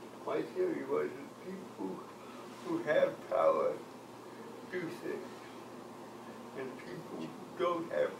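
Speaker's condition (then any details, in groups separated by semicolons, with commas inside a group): Cerebral palsy; from birth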